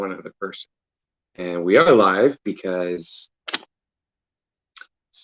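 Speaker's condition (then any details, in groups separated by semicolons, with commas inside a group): No condition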